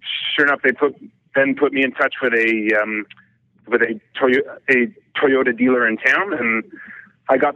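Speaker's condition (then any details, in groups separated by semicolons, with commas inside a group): Stutter; stutter audible during interview; some words such as certain numbers impossible to say, long silent blocks; repeated sounds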